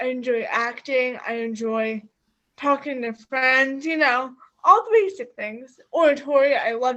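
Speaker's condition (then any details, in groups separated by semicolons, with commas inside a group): Cerebral palsy; quadriplegic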